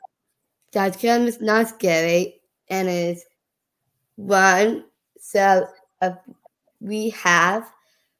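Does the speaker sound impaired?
Yes: Down syndrome; prenatal diagnosis at 20-week ultrasound, chromosomal disorder; age 14.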